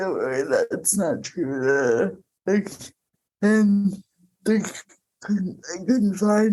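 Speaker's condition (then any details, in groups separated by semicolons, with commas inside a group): Cerebral palsy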